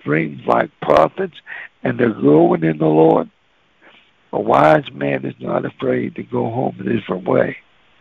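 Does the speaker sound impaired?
Yes: cerebral palsy; can't talk plain when nervous.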